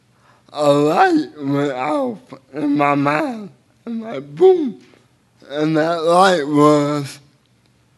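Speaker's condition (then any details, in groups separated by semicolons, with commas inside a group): Cerebral palsy; a little difficult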